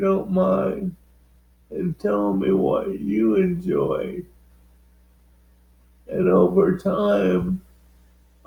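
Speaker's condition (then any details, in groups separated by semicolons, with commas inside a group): Cerebral palsy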